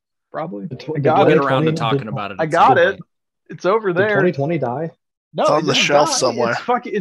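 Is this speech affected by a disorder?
No.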